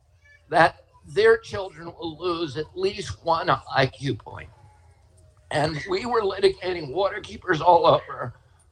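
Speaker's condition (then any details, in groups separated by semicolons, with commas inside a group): Spasmodic dystonia; formerly very strong voice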